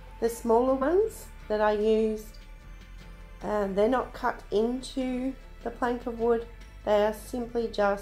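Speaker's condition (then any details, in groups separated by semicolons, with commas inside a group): No condition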